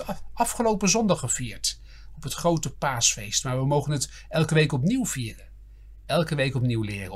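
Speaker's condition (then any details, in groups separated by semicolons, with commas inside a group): No condition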